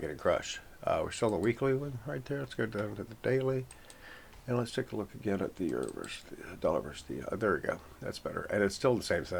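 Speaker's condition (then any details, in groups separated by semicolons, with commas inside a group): No condition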